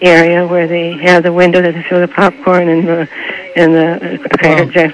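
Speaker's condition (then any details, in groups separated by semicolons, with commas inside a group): Parkinson's disease; ongoing full circle of therapy, support group, sees special psychiatrist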